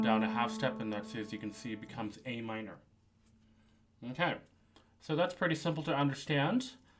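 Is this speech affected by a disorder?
No.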